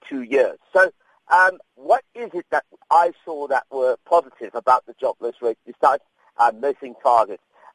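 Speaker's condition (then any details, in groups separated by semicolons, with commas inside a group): No condition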